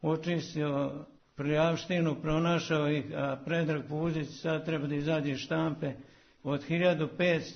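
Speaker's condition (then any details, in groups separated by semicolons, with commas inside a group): Parkinson's disease; converses normally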